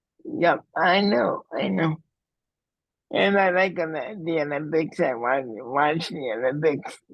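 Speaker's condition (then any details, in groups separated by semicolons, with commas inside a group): Cerebral palsy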